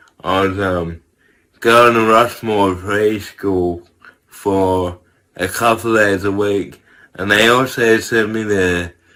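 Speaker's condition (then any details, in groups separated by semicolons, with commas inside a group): Cerebral palsy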